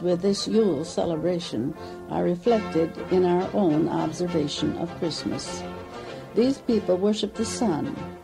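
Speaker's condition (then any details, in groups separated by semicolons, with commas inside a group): No condition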